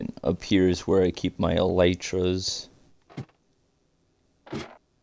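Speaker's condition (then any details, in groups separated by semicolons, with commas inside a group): No condition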